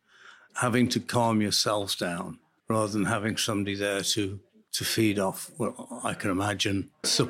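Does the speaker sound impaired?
Yes: Parkinson's; rigidity when putting on socks and shoes, uses auto shoe device for shoes.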